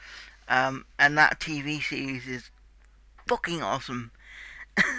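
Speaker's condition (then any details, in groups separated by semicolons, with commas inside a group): Cerebral palsy; tight muscles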